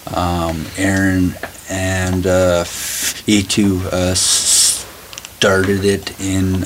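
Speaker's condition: Stutter; lifelong stutter, present since childhood, predates brain injury from horse fall; sometimes talks without stuttering at all, sometimes gets stuck on a word, unnoticed by longtime friend jeremy; prolonged sounds, blocks

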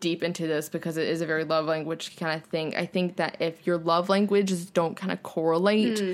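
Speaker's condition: No condition

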